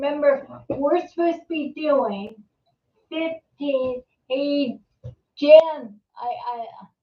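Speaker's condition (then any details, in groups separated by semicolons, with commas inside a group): Multiple sclerosis; secondary progressive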